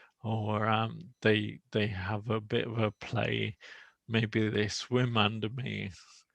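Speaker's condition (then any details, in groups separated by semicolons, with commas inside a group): Motor neuron disease; speech a little slow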